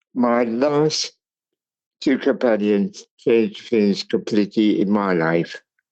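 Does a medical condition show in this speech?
Yes: cerebral palsy; speech impairment.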